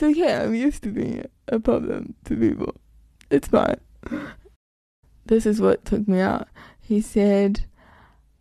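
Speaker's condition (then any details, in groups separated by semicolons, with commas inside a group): Cerebral palsy; full-time wheelchair user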